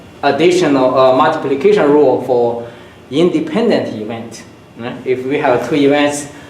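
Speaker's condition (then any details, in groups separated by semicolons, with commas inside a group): No condition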